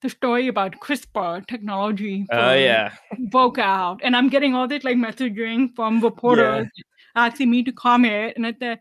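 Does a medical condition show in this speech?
Yes: deafness, severe; 99% hearing loss, hearing aids worn whole life, no cochlear implant; wears hearing aids, relies heavily on lip reading, does not sign, not fluent in ASL.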